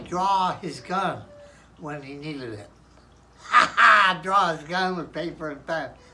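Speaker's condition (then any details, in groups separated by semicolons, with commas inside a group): Parkinson's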